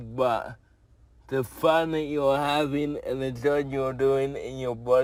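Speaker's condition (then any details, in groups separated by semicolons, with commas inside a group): Cerebral palsy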